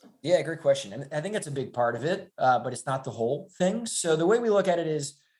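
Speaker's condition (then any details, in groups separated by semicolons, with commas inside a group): No condition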